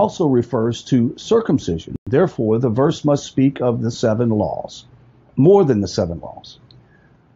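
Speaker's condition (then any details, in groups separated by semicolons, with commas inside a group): No condition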